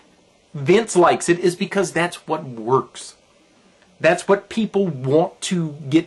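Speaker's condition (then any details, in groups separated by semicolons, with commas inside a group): No condition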